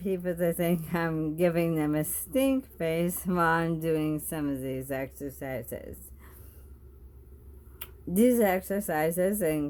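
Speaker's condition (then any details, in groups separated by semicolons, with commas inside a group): Bulbar ALS; bulbar onset in lip and tongue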